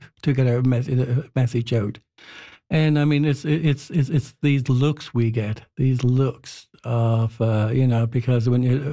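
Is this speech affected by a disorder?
Yes: stuttering; no cure, spent decades masking stuttering; repetitions, prolongations and blocks, past anxious blocks into silence on phone calls; here repeated sounds, repeated words.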